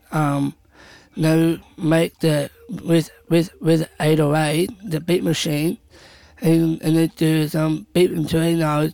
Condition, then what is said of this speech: Down syndrome. So because they're busy working, they don't really understand me that much when I talk to them.